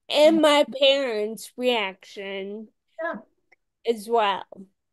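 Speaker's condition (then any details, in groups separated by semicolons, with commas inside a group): Friedreich's ataxia; genetic, progressive; voice issues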